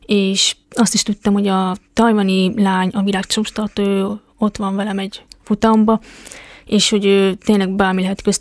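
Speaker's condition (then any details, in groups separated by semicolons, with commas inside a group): Deafness; congenital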